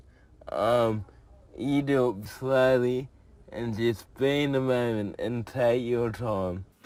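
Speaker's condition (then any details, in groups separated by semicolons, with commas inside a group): Cerebral palsy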